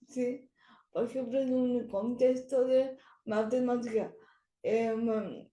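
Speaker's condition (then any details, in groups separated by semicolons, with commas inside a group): Cerebral palsy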